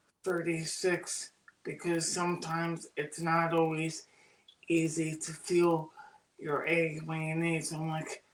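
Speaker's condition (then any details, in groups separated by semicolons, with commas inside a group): Cerebral palsy; birth oxygen deprivation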